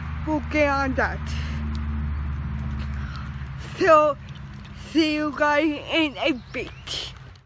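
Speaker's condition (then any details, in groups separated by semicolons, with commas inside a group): Speech apraxia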